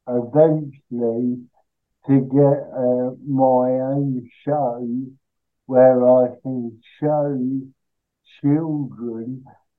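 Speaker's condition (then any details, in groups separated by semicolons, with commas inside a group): Cerebral palsy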